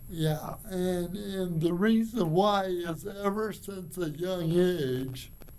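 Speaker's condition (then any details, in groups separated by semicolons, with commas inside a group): Cerebral palsy; from birth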